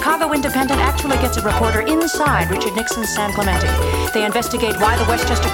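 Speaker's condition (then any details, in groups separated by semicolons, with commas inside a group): No condition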